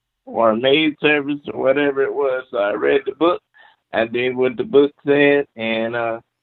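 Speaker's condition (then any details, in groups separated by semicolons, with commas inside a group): Cerebral palsy; confined to wheelchair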